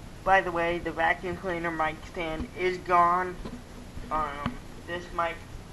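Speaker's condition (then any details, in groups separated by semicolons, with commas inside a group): Cerebral palsy, mild; speech sometimes affected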